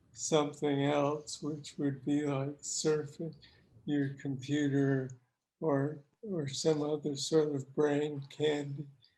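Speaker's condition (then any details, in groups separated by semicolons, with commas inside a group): Parkinson's disease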